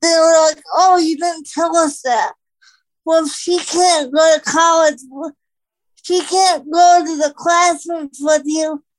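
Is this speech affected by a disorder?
Yes: cerebral palsy; oxygen loss during emergency birth, Albany Medical Center, 2 pounds, diagnosed age 2, wheelchair from 4; 28 years old, about 26 years since diagnosis; some speech difficulty from oxygen loss.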